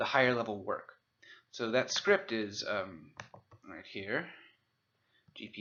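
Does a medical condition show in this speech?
No.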